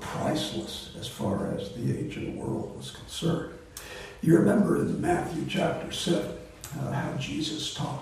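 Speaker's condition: Voice disorder; not contagious

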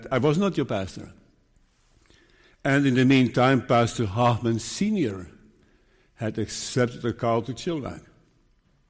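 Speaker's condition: Parkinson's disease; diagnosed 5 years ago

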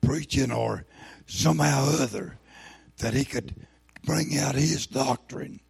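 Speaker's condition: Throat cancer, lost vocal cord

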